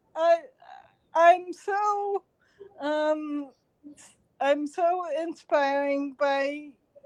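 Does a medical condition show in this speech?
Yes: cerebral palsy; since birth.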